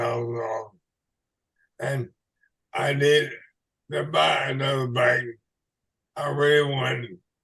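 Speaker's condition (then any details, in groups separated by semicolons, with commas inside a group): ALS/MND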